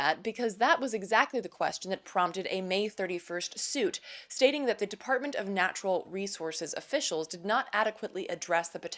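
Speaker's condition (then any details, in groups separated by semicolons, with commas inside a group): No condition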